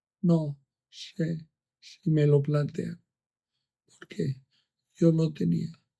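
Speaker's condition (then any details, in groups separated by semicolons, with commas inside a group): ALS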